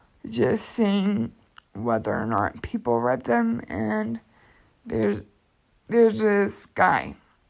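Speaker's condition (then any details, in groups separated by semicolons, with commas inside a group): Cerebral palsy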